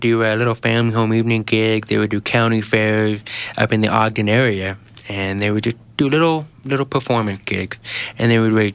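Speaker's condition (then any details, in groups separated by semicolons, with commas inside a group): Genetic hearing loss; congenital genetic 90% hearing loss inherited from father, diagnosed almost age two, no cochlear implant; hearing aid, earlier body aid, twelve years speech and listening therapy, Child Shall Speak program; speaks well after years of therapy, trouble understanding unfamiliar accents on phone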